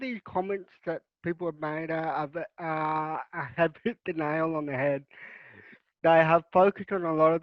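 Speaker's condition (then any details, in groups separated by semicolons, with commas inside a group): Cerebral palsy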